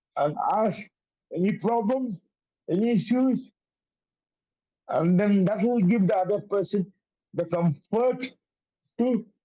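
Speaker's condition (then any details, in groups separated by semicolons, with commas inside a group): Cerebral palsy; affects coordination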